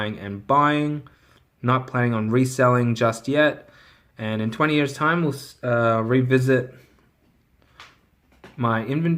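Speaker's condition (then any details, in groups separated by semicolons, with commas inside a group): No condition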